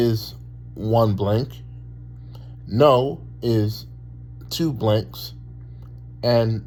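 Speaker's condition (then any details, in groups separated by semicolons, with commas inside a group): Cerebral palsy; from birth, paraplegic; talks very well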